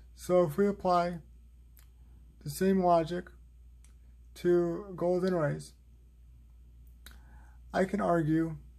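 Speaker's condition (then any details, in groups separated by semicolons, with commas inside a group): Cerebral palsy, spastic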